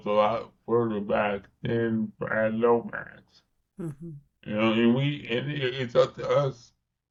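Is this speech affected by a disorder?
Yes: cerebral palsy.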